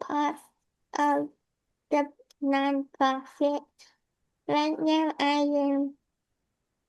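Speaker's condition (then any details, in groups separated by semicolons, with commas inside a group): SMA type 1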